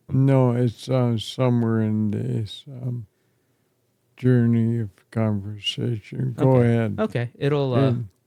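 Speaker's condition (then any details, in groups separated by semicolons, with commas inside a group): ALS; affects chest and throat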